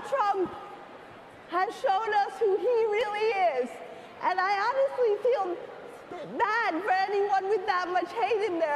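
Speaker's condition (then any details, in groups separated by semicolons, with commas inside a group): Cerebral palsy, spastic quadriplegia; spastic quadriplegia, premature birth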